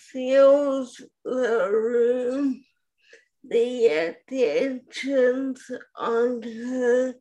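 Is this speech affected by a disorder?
Yes: spastic quadriplegic cerebral palsy; some tightness in all four limbs, wheelchair user; CP accent, sultry disability accent, listeners may need to listen closely.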